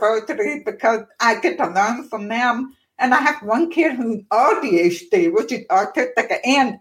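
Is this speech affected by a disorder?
Yes: profound deafness; born profoundly deaf, hearing aids until 30s, one cochlear implant after youngest child, weeks post-surgery dizziness; one cochlear implant aids lip reading, noise defeats it, other ear unaided, reprogrammed after upgrades; deaf accent, listeners notice, childhood speech therapy at UT Dallas Cellular Center, ended by middle school.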